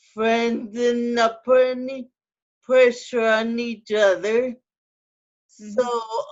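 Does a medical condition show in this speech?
Yes: cerebral palsy, spastic ataxic.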